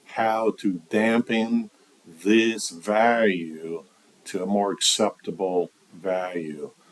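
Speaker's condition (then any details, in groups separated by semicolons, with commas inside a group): No condition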